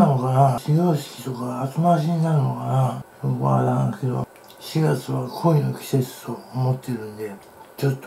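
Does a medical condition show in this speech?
Yes: tongue cancer, partial glossectomy.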